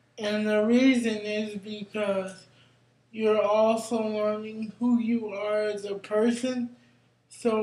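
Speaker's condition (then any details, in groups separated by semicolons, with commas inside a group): Cerebral palsy; brain injury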